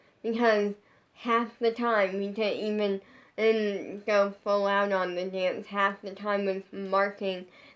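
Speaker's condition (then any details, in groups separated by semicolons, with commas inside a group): Brain injury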